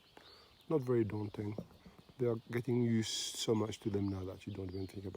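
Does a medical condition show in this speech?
No.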